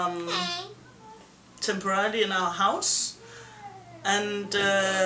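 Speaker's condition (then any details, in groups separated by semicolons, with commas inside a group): No condition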